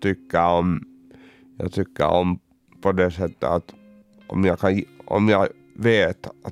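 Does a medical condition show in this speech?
Yes: cerebral palsy; congenital, born two months premature at 1.69 kg, underdeveloped lungs, electric wheelchair user, cannot run, childhood habilitation courses at Folkhälsan; uses wheelchair.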